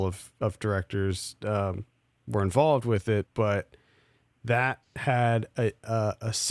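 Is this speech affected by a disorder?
No.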